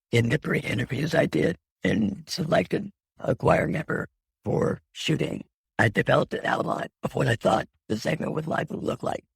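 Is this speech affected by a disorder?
Yes: laryngectomy; voice box removed after radiation for head and neck cancer; natural voice lost, speaks with voice prosthesis.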